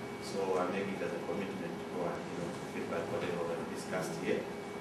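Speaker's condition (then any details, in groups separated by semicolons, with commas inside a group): No condition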